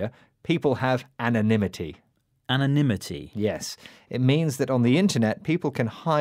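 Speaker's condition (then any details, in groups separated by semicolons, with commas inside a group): No condition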